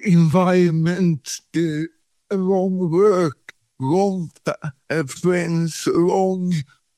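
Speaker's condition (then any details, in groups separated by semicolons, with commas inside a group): Cerebral palsy; feet opposite of Charlie Chaplin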